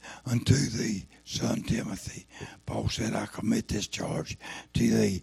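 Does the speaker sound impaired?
Yes: throat cancer, lost vocal cord; tumor grew from just over one to two inches in about two months.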